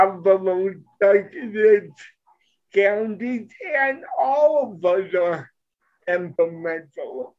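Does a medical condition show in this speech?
Yes: cerebral palsy; present from birth.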